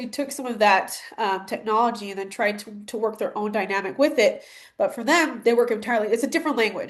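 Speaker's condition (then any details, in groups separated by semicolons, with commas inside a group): No condition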